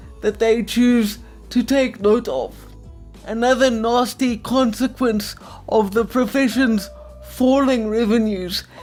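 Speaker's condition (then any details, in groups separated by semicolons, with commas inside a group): Quadriplegic cerebral palsy, severe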